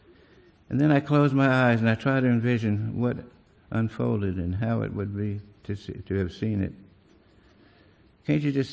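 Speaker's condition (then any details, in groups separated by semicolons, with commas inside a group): Parkinson's disease; father also had it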